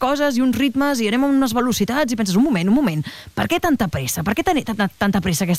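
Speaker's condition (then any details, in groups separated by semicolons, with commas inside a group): No condition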